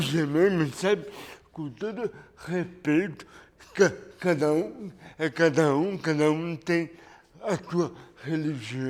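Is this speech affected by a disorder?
Yes: cerebral palsy; lack of oxygen at birth, premature.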